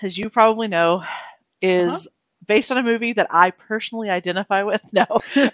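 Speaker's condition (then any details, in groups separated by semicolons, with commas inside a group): No condition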